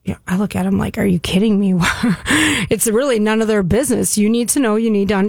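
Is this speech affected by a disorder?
No.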